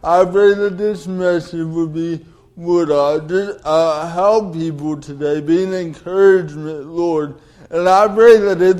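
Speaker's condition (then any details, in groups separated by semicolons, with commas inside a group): Cerebral palsy; delayed development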